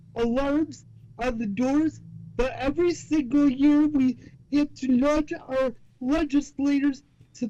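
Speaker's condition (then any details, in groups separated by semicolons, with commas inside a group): Cerebral palsy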